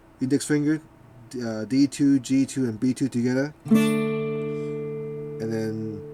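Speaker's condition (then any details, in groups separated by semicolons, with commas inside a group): No condition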